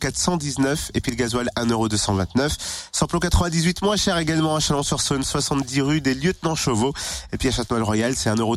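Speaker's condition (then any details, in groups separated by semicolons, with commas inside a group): No condition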